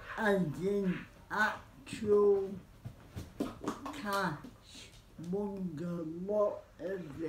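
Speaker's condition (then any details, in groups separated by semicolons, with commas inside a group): Cerebral palsy; spastic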